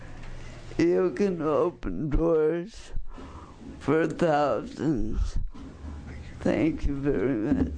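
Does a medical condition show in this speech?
Yes: cerebral palsy; since birth, scooter for mobility through Medicare given about 15 years ago.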